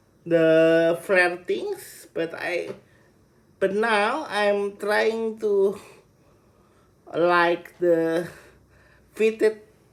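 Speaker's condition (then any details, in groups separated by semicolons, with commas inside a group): Cerebral palsy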